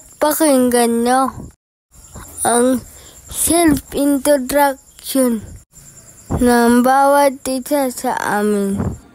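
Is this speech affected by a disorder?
Yes: cerebral palsy; affects hands, cannot write.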